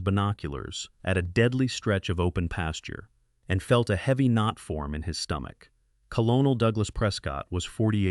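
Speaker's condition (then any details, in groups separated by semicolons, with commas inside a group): No condition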